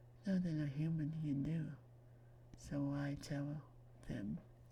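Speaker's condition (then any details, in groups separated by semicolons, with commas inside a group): Myasthenia gravis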